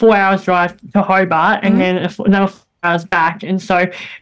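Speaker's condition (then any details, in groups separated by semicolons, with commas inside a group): Bilateral cleft lip and palate; speech greatly improved after years of speech therapy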